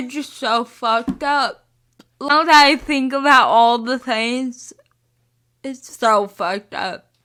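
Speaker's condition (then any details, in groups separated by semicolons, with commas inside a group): Spastic cerebral palsy, mixed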